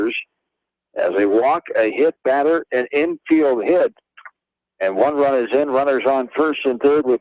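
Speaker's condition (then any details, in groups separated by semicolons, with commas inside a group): No condition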